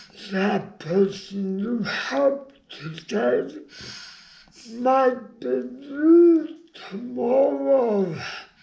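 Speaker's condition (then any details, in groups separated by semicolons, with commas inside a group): Brain injury; neck operations for aspiration, speaking valve, throat muscles affected; over four decades since injury, hospitalized 4 to 5 years; speaks poorly, pushes air past vocal cords with fingers, aspirates saliva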